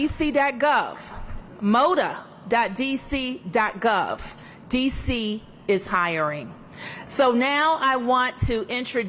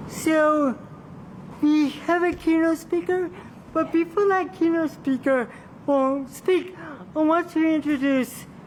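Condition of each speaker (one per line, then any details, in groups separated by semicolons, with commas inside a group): No condition
Cerebral palsy; from birth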